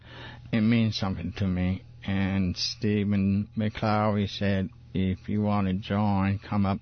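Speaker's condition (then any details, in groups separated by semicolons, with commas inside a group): Parkinson's disease; described by speaker as in remission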